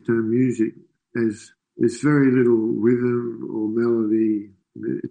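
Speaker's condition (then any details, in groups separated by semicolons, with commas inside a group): Parkinson's disease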